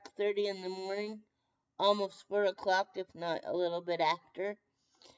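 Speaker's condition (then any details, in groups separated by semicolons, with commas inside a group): Brain injury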